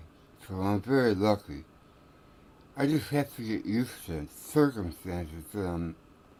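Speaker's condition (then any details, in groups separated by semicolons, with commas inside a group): Tongue cancer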